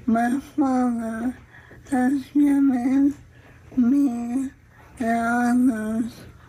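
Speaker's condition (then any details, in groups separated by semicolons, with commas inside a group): ALS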